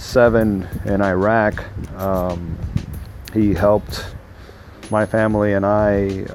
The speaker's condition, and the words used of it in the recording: No condition.